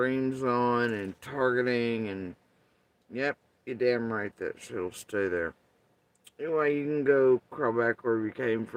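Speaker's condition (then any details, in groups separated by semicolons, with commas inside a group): Facial paralysis after surgery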